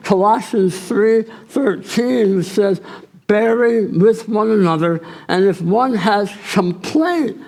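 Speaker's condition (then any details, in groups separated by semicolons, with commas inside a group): Tongue cancer surgery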